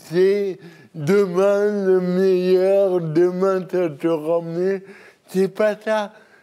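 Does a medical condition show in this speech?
Yes: cerebral palsy; birth injury.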